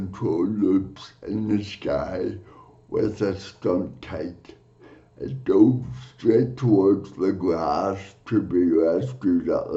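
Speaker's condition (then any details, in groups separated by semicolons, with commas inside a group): Cerebral palsy; from birth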